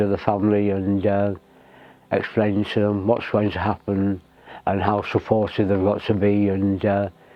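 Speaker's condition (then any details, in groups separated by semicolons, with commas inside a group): Mouth cancer surgery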